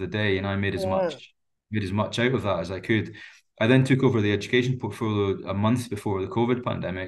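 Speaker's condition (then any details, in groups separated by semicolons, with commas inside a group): No condition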